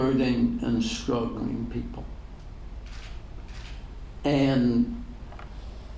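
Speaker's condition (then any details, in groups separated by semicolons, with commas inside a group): ALS; degenerative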